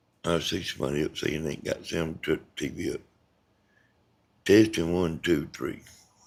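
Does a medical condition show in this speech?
Yes: brain bleed.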